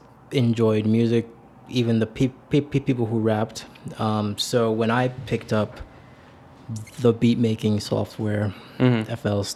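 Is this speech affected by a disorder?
Yes: stutter; acknowledged mid-sentence during the podcast; here repeated sounds, prolonged sounds.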